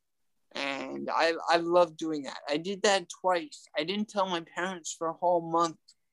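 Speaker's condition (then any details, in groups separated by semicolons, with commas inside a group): Ataxic cerebral palsy; mild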